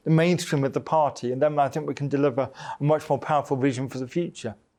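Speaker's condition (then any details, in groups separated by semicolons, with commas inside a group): Cerebral palsy; mild; needs clearer diction, mistaken for drunk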